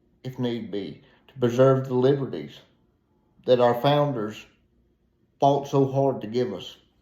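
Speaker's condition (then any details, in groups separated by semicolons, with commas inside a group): Cerebral palsy; reports speaking clearly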